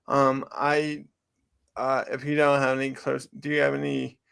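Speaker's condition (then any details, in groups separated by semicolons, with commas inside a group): Cerebral palsy; from birth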